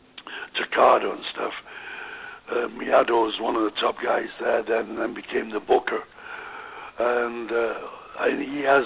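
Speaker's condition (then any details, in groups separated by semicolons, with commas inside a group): Voice box damage after neck operation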